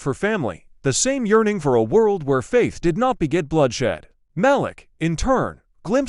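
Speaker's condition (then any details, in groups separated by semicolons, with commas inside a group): No condition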